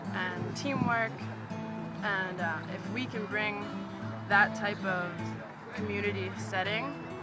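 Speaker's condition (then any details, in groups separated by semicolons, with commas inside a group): No condition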